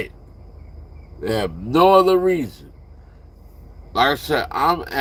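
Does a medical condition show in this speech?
Yes: slurred speech.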